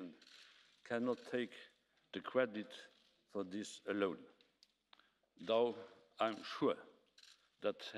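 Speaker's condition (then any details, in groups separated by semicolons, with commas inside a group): No condition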